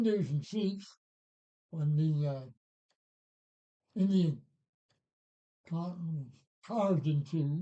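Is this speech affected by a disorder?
Yes: Parkinson's.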